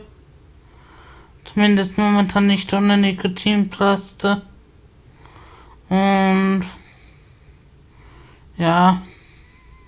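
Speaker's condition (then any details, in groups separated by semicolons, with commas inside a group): Spasticity from birth; multiple sclerosis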